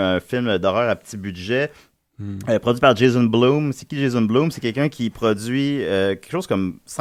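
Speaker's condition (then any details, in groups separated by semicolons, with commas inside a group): No condition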